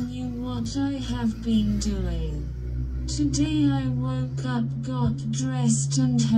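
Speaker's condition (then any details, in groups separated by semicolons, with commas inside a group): Cerebral palsy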